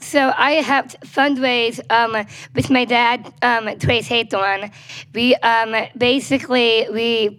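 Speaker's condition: Down syndrome

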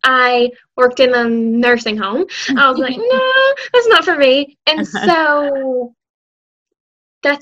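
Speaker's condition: Stuttering; childhood onset, school speech therapy since learning to talk, Lamar University clinic therapy from senior year, age 19; adult, still stutters; stutters openly; prolonged sounds

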